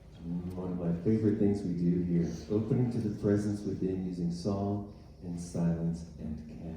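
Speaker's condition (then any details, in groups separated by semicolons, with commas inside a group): No condition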